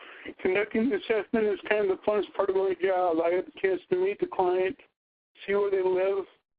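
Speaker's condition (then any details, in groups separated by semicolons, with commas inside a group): Cerebral palsy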